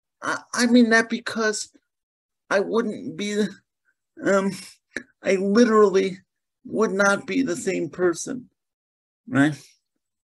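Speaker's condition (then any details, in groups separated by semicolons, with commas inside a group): Cerebral palsy; stiff as infant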